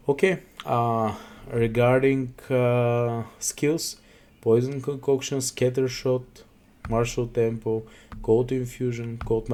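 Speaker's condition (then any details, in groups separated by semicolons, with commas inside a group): No condition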